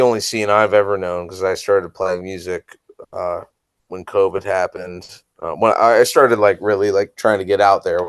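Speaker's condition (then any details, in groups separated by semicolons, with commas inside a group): No condition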